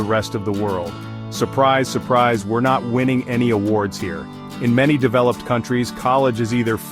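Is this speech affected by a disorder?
No.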